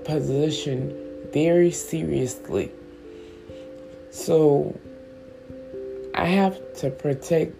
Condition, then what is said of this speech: Stuttering. I know that because I don't sleep I have a stutter now that sits with me.